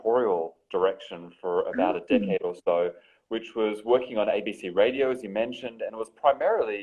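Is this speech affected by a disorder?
No.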